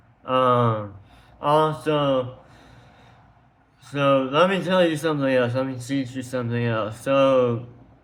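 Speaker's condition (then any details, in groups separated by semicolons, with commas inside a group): Tongue cancer surgery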